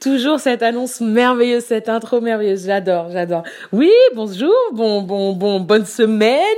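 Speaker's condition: No condition

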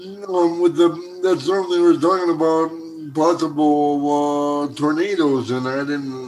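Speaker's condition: Cerebral palsy; present from birth, uses wheelchair for mobility, multiple surgeries

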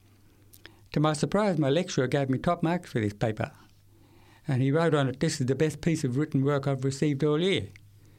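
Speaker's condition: Severe to profound hearing loss, acquired, from meningitis at age 8

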